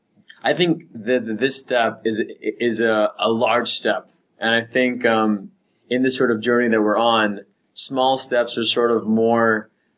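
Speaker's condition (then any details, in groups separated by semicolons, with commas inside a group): No condition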